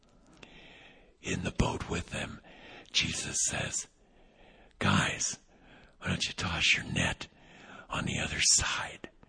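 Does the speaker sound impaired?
Yes: vocal cord paralysis, unilateral.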